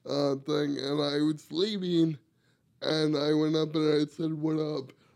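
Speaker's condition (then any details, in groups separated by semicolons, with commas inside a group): Cerebral palsy; wheelchair user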